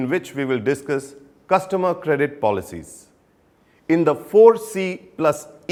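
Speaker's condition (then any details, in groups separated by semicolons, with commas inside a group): No condition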